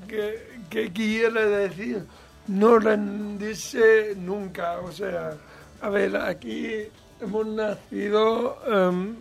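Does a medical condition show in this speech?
Yes: cerebral palsy; mild, lesser degree of disability.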